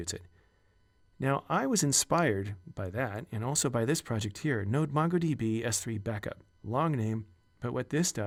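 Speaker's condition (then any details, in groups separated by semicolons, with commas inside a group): No condition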